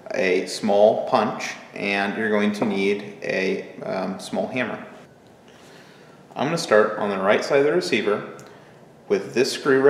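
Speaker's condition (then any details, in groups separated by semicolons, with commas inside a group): No condition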